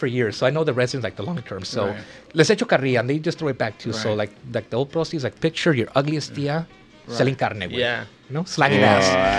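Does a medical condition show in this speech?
No.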